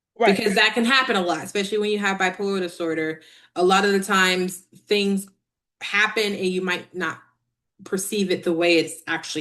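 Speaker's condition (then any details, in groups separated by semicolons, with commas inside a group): No condition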